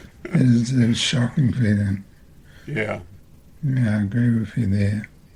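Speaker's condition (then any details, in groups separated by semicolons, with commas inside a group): Multiple system atrophy; progressing for months, speech therapy; voice declining fast, voice banked, suspected vocal cord paralysis affecting breathing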